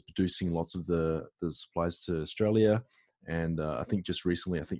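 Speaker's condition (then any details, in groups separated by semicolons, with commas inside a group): No condition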